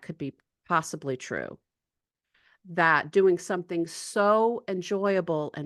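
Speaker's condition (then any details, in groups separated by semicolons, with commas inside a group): No condition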